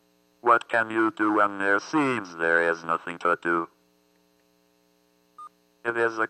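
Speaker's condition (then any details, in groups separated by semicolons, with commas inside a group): Athetoid cerebral palsy; constant muscle movement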